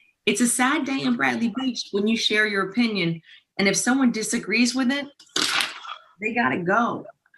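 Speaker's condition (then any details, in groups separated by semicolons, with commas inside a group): No condition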